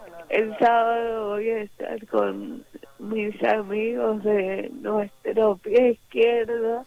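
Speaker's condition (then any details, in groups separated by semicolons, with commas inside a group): Cerebral palsy; physical disability affecting movement and posture; manner of speaking and moving affected, prompting others' prejudice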